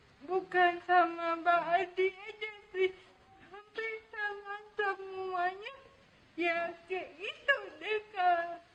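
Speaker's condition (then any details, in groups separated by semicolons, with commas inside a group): Cerebral palsy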